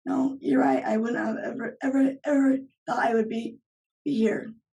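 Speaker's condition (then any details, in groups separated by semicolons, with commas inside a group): Severe traumatic brain injury; severe, physical, cognitive and communicative effects; 15 years since injury; speech and communication affected, received speech therapy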